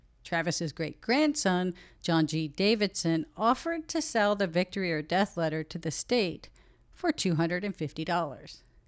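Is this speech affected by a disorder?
No.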